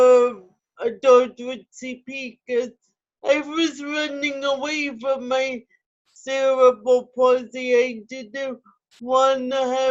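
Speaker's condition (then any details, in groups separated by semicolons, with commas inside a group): Cerebral palsy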